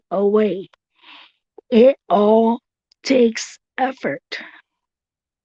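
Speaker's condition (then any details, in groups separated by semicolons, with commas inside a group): Cerebral palsy; since birth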